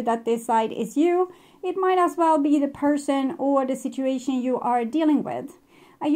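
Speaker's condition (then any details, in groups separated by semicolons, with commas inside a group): No condition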